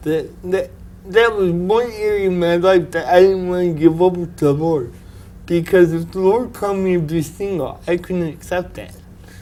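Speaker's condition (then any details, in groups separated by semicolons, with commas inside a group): Cerebral palsy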